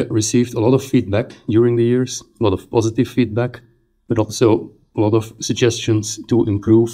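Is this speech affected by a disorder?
No.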